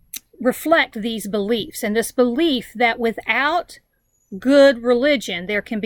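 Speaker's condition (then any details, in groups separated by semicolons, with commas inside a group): No condition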